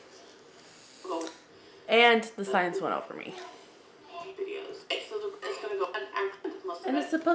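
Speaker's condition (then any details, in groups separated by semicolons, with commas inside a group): No condition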